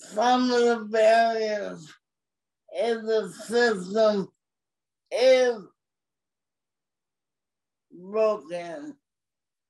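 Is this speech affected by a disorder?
Yes: cerebral palsy; cerebral palsy from birth, uses motorized wheelchair.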